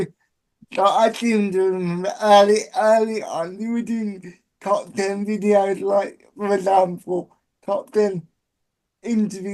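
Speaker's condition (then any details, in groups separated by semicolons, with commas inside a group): Cerebral palsy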